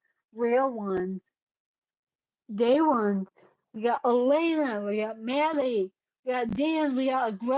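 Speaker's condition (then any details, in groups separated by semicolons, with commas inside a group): Cerebellar ataxia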